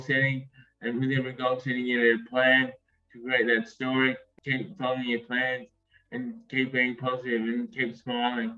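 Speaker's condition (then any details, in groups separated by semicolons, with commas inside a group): Acquired brain injury; acquired, not hereditary; speech gradually improving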